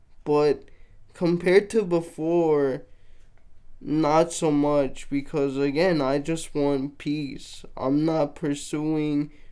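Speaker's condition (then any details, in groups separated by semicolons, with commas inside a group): Cerebral palsy, mixed, mild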